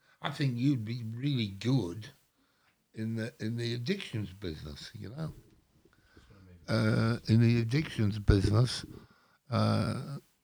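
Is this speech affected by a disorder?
Yes: stroke; mini stroke since last podcast visit; slurring words a lot, people think drunk.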